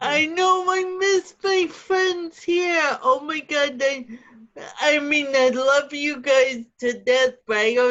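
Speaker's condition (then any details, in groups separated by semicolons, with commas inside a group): Cerebral palsy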